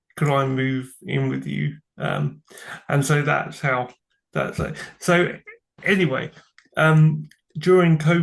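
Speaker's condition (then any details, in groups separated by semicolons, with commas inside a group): Cerebral palsy; from birth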